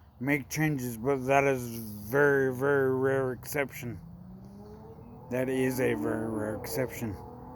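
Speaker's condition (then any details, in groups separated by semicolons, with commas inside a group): Brain injury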